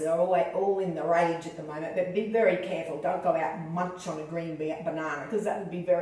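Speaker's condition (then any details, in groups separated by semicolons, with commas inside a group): No condition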